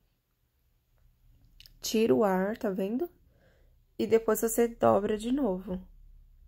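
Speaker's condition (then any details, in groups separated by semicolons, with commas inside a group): No condition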